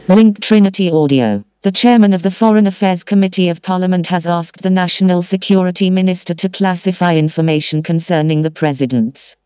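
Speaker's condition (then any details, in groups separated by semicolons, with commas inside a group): No condition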